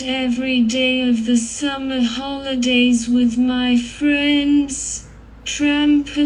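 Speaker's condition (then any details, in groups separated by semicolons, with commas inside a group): Cerebral palsy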